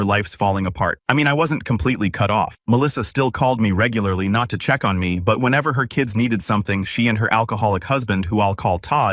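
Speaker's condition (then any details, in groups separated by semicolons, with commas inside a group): No condition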